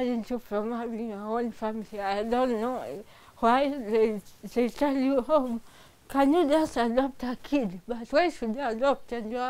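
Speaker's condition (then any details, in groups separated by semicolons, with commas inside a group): Cerebral palsy; from birth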